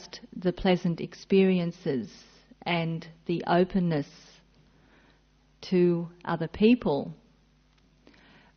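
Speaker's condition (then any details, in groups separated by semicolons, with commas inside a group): No condition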